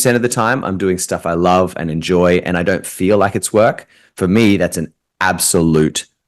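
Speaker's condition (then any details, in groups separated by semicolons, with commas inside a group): No condition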